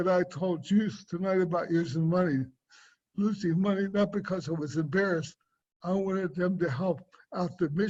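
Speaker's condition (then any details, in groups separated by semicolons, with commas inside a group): Cerebral palsy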